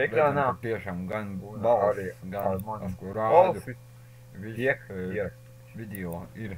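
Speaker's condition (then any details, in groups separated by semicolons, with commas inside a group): Cerebral palsy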